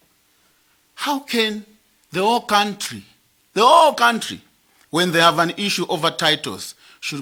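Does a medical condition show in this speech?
No.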